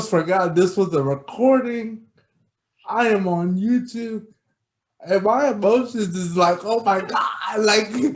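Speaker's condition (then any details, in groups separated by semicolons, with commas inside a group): Cerebral palsy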